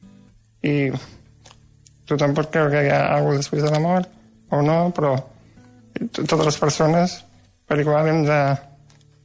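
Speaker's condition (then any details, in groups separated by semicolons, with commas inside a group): Duchenne muscular dystrophy; degenerative incurable form, progressive loss of strength, wheelchair user, age 25, lost ability to write; dictates instead of writing, colds or bronchitis cause suffocation crises treated with morphine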